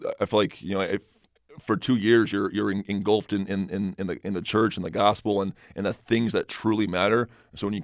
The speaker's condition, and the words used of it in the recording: Stuttering. I've been to, you know, to speech therapists, and they've kind of helped me a little bit.